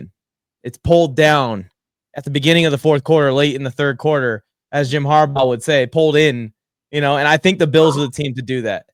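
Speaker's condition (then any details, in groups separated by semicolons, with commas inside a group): No condition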